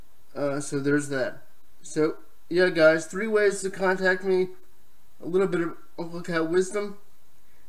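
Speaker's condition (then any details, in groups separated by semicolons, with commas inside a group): Cerebral palsy, spastic diplegia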